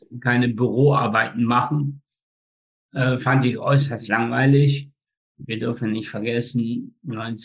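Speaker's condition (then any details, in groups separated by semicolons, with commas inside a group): Spastic tetraparesis; all four limbs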